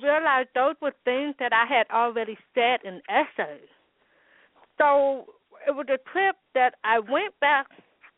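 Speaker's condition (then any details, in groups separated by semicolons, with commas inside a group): Hearing loss with speech impediment; congenital hearing loss, umbilical cord wrapped around neck at birth, hearing aids since 15 months; wears hearing aids, learned sign language at four; speech impediment caused by hearing loss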